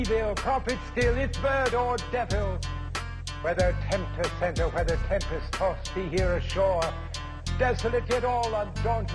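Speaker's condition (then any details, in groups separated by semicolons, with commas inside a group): No condition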